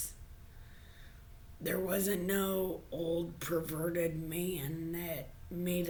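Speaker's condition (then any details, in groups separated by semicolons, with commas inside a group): Brain injury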